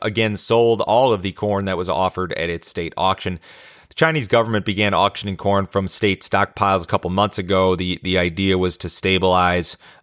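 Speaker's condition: No condition

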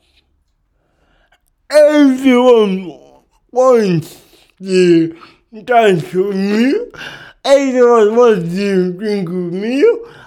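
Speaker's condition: Cerebral palsy; speech can be hard sometimes

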